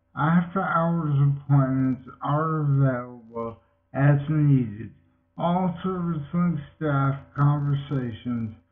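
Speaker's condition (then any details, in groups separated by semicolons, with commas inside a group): Multiple sclerosis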